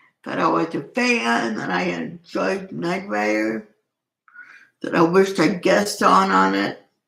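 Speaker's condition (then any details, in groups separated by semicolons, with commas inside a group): Cerebral palsy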